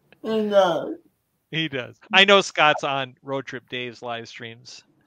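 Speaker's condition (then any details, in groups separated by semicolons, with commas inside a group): No condition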